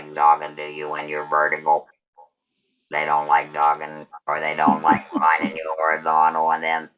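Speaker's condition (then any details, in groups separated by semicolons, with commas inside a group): Total laryngectomy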